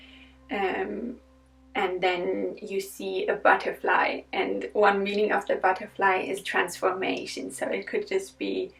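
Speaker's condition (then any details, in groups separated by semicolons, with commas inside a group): No condition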